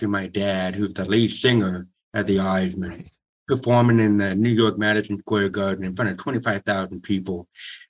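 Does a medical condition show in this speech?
Yes: severe to profound hearing loss; congenital severe to profound hearing loss, identified near age 2, two deaf uncles, hearing aids since early childhood; Starkey Genesis AI rechargeable hearing aids with streaming, Starkey wearer since 2000; speech language therapy programs in childhood, relied on lip reading when aids failed.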